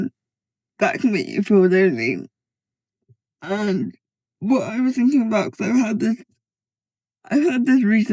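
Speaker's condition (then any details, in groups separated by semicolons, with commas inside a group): Cerebral palsy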